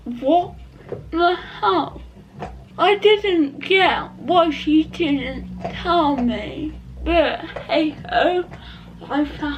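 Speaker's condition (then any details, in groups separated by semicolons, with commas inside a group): Cerebral palsy; speech affected, may be hard to understand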